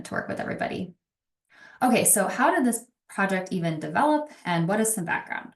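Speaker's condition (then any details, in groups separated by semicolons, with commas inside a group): No condition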